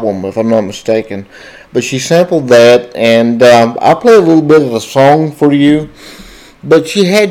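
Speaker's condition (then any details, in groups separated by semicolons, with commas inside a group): Cerebral palsy, spastic diplegia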